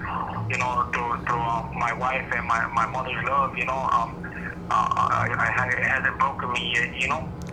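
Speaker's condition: Stuttering; acquired stuttering, absent in youth, anxiety episodes with jaw trembling, shaking, trouble breathing; frequent stuttering on phone call from prison, nervous while calling; stutters a lot, hard to articulate sentences, effortful attempts not to stutter; repeated sounds, repeated words, prolonged sounds

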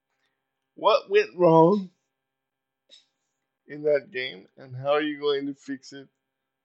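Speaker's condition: Cerebral palsy; very poor balance

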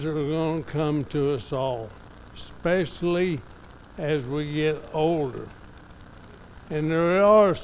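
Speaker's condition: ALS; diagnosed 2.5 months ago, more physically limited than a year ago, progressing

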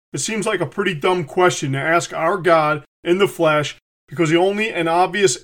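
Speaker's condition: No condition

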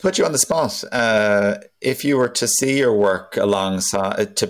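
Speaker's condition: No condition

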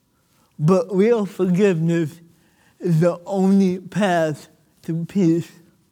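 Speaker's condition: Cerebral palsy; birth oxygen loss

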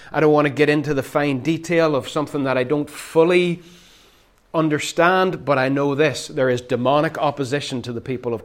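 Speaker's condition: No condition

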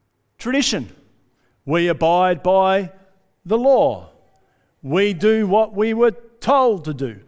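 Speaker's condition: No condition

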